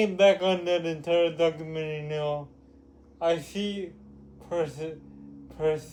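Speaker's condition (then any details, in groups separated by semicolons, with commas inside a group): Cerebral palsy; with developmental delay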